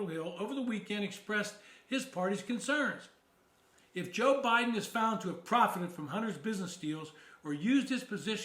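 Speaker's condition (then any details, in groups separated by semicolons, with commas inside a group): No condition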